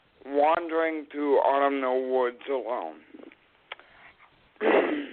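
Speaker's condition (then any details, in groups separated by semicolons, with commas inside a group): Cerebral palsy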